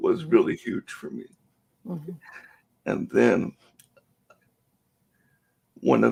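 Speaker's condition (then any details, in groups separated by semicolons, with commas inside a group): Cerebral palsy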